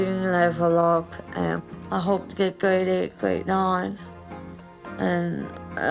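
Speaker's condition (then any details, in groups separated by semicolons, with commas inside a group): Cerebral palsy; mild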